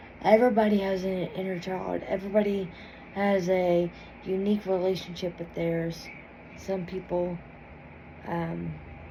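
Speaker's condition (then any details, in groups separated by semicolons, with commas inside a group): Cerebral palsy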